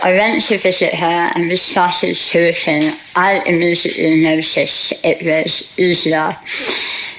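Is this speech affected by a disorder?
Yes: glossectomy for tongue cancer; squamous cell carcinoma at 26, most of tongue removed, prosthetic tongue from Guy's and St Thomas'; custom prosthetic tongue fitted with therapist Carolyn Doughty, demonstrates speech with and without prosthesis; speech problems after treatment, used speech assistance technology for calls, easier, more confident speech with prosthesis.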